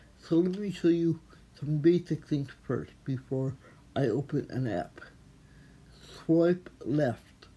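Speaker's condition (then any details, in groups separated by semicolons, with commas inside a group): Athetoid cerebral palsy; speech, wheelchair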